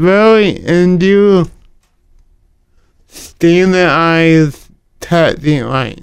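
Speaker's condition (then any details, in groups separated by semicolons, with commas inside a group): Cerebral palsy; talking affected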